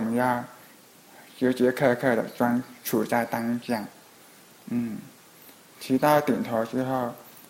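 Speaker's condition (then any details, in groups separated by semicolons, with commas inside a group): Hearing impairment; others speak too fast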